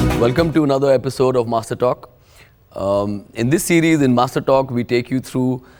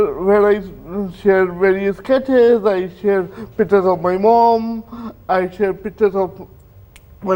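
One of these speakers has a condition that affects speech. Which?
The second: cerebral palsy; present from birth, four major surgeries.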